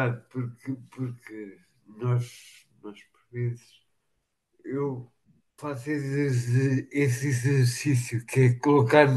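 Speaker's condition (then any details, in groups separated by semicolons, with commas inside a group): Machado-Joseph disease (sca3)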